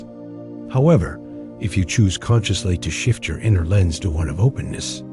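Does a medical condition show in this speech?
No.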